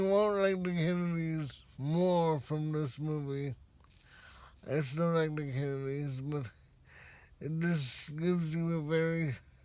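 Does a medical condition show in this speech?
Yes: cerebral palsy, severe; spastic type.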